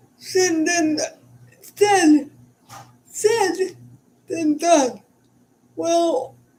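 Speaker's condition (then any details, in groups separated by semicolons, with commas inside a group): Cerebral palsy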